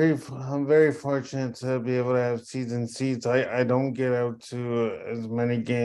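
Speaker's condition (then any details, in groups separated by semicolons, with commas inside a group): Cerebral palsy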